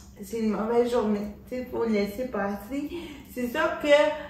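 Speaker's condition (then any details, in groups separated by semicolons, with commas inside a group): Cerebral palsy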